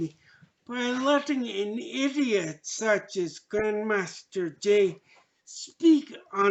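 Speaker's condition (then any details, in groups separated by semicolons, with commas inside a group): Traumatic brain injury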